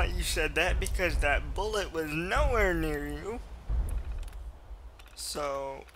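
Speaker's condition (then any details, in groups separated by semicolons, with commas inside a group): Cerebral palsy, mild; speech sometimes affected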